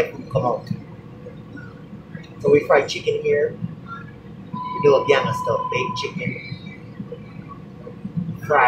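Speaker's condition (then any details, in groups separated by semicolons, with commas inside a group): No condition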